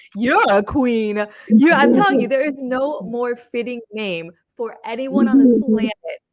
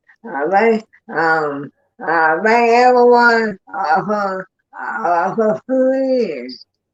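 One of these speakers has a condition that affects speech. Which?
The second: ALS; bulbar onset, affecting throat area; progressing very slowly; answers relayed by another speaker.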